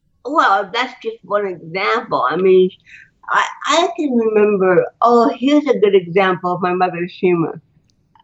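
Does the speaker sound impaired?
Yes: cerebral palsy; spinal cord and neck surgery, titanium neck limiting looking up, cannot move normally, botox.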